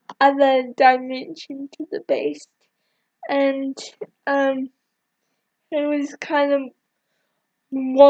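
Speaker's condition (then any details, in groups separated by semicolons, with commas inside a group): Cerebral palsy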